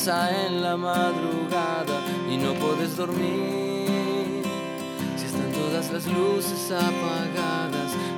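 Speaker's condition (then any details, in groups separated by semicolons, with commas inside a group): No condition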